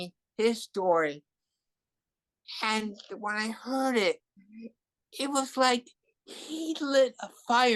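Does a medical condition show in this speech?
Yes: cerebral palsy; from birth, hearing loss; walks unsteadily, cannot hear well.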